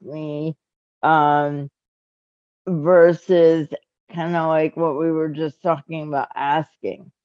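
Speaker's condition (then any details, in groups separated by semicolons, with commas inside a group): Cerebral palsy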